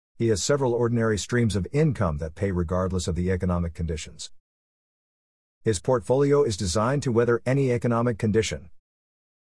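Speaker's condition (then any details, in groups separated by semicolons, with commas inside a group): No condition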